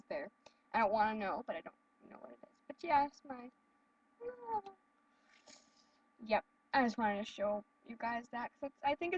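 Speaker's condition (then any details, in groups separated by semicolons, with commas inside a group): No condition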